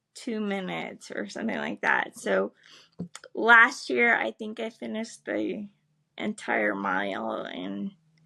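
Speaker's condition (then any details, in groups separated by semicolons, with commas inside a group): Cerebral palsy; spastic legs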